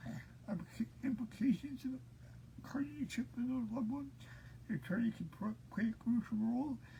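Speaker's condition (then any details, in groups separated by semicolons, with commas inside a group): Cerebral palsy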